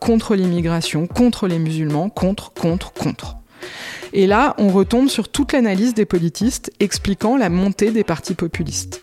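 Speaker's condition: No condition

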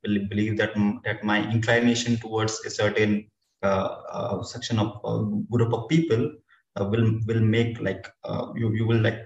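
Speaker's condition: Stammering; stammering since school years, self-diagnosed dyspraxia, undiagnosed learning disability, Delhi psychologist declined formal diagnosis; attended Indian Stammering Association conference young, felt free to speak unapologetically there; repeated sounds, repeated words

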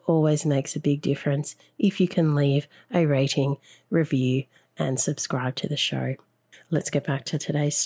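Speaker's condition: No condition

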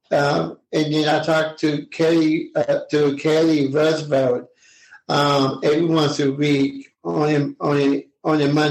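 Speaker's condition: Down syndrome

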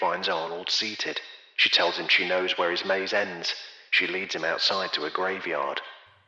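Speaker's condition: No condition

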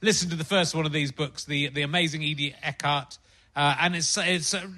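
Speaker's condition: No condition

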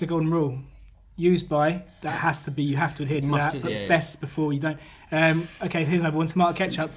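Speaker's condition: No condition

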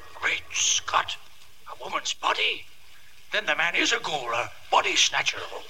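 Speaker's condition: No condition

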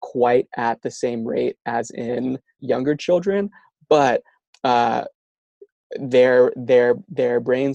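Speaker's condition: Stuttering; most trouble at start of sentences; demonstrates slowed speech, cancellations and brief light stuttering while explaining techniques; most trouble at sentence onset, light bounces keep stutters brief and fast; repeated words, prolonged sounds

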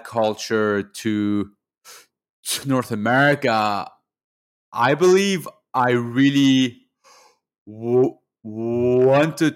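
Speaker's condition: Stuttering; since birth, neurological basis, speech therapists in Lebanon from childhood to teens, breathing technique learned in UK; still stutters, controls stutter with learned breathing technique, less severe than before; initial sound repetitions, whole-word and phrase repetitions, affects only speaking, not reading or writing, formerly much worse; repeated words, blocks

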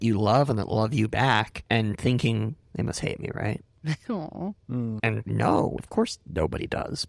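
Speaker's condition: Cleft palate; cleft palate present from birth; difficulty producing l sounds

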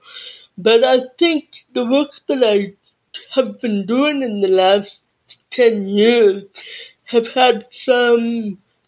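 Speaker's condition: Cerebral palsy and deafness

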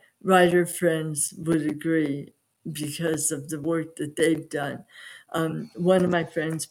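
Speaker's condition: Aphasia; aphasia after stroke at age 52, possibly familial, 3 months rehab, occupational and outpatient therapy; about 20 to 25 years after stroke, must pace self; voice affected, worse when overly tired, former radio voice lost, host says sounds fine

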